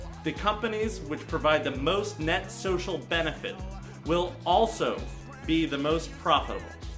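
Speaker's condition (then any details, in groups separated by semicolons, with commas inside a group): No condition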